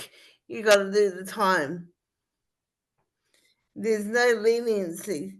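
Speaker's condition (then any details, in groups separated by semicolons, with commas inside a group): Spastic cerebral palsy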